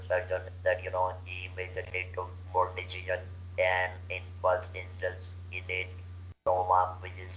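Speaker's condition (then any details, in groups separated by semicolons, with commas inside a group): Laryngeal cancer surgery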